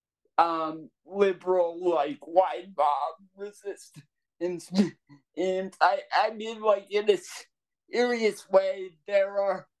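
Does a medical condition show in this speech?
Yes: cerebral palsy; breathing struggles some days affect speech, voice lags behind thoughts when excited or nervous.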